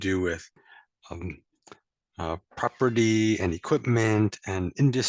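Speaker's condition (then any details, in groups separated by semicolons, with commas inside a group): No condition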